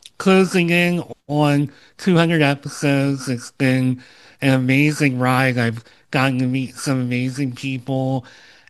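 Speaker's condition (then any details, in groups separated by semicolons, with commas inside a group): Cleft lip and palate, Opitz G/BBB syndrome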